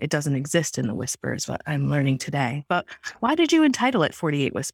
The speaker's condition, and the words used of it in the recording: No condition.